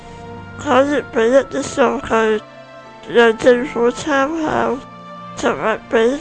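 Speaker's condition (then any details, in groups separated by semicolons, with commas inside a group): Spinal muscular atrophy; Type 1, most severe form, diagnosed a few years after birth, progressive loss of movement; writes with two usable fingers, needs mother's help to drink water, not yet on new drug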